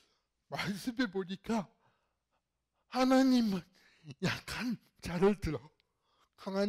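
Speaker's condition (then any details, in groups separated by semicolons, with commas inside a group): Cerebral palsy; fairly severe in childhood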